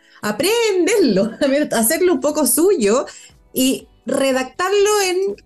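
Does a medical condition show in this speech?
No.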